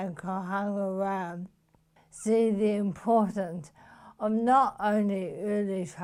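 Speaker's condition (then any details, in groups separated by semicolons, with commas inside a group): Motor neuron disease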